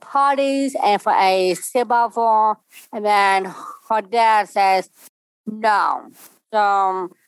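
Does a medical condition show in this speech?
Yes: Down syndrome; congenital.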